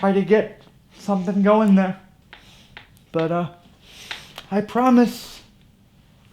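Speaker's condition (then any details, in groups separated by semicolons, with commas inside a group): Cerebral palsy; from birth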